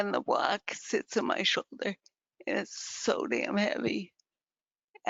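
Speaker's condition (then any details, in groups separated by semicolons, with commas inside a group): Advanced multiple sclerosis; quadriplegic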